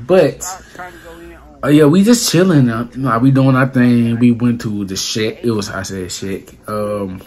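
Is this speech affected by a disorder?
No.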